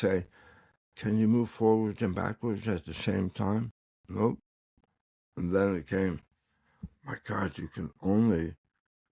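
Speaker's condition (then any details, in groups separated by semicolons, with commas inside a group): Tongue cancer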